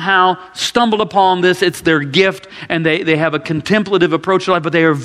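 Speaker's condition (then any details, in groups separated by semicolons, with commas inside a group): No condition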